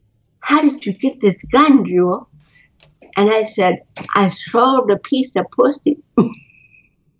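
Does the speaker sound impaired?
Yes: cerebral palsy; titanium neck limiting looking up.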